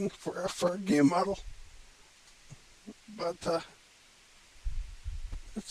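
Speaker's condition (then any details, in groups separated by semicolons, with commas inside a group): Cerebellar ataxia from brain tumour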